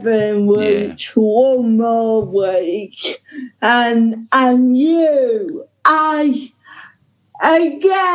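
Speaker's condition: Ataxic cerebral palsy; present from birth

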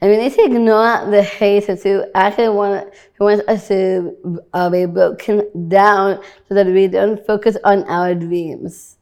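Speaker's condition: Down syndrome

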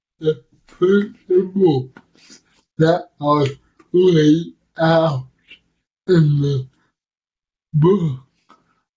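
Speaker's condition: Cerebral palsy; speech described as hard to understand

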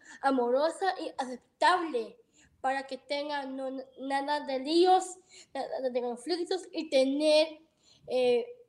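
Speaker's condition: Down syndrome; present from birth, heart surgery

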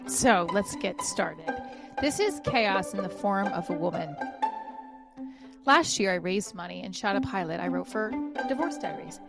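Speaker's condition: No condition

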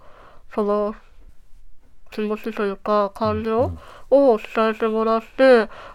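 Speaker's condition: Treacher Collins syndrome, cleft palate; congenital

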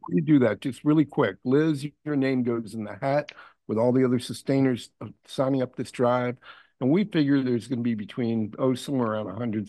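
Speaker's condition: No condition

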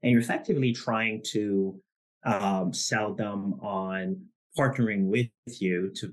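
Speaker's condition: No condition

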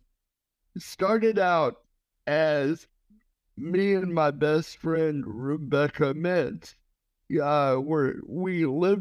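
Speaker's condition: Cerebral palsy

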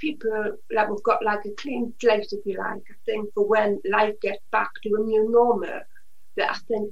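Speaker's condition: Usher syndrome (deafblindness), profoundly deaf since birth; genetic, progressive, profoundly deaf from birth, tunnel vision noticed at age 9, cochlear implants after 30 years

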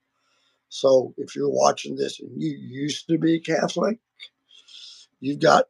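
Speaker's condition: Vocal cord surgery; including laser treatment

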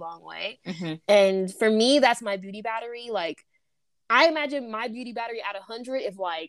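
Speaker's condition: No condition

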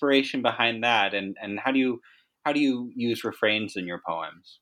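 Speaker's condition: No condition

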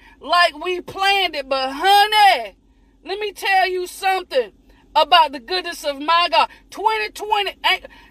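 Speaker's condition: No condition

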